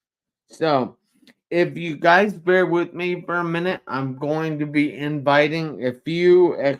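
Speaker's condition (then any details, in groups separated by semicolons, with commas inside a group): Traumatic brain injury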